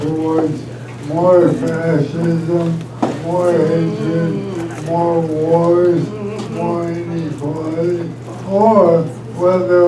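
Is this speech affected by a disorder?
Yes: ALS.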